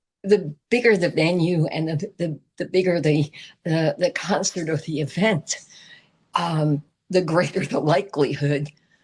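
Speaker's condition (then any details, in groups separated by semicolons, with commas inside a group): No condition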